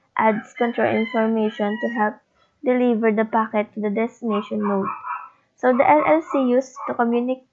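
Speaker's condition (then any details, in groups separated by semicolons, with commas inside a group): No condition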